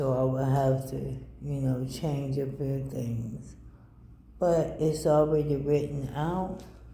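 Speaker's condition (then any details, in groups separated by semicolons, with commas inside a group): ALS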